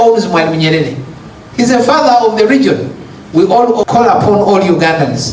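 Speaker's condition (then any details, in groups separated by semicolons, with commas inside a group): No condition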